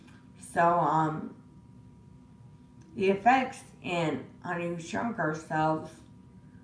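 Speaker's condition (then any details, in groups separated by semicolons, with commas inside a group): Disability causing slurred speech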